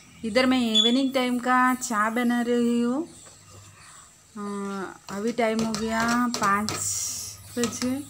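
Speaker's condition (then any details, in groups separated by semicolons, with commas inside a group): No condition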